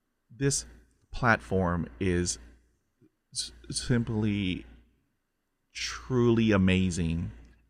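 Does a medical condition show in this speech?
Yes: stuttering; stutter since childhood, 20 years speech therapy first on fluency, hypnosis, military hypnotherapist on mental health; here prolonged sounds, blocks.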